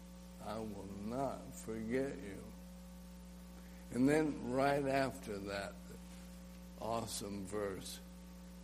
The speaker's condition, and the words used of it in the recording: ALS (motor neuron disease). Right now, you're patient with my speech, my slowness.